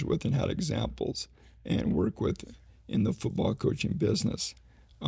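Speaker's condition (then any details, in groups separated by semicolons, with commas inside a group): ALS; slowly progressing form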